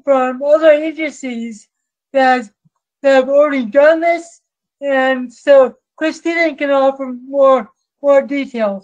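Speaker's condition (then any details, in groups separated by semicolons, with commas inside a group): Cerebral palsy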